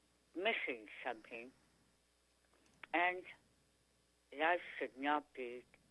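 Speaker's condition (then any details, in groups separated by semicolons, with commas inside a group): Tongue cancer; chronic sore throat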